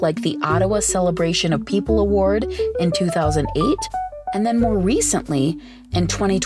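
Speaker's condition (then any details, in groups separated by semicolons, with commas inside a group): No condition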